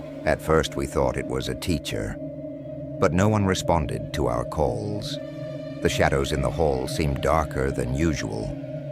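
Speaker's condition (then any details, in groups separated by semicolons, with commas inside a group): No condition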